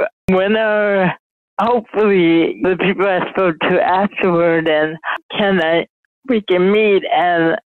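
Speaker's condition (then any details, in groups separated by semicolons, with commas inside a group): Mild cerebral palsy; speech affected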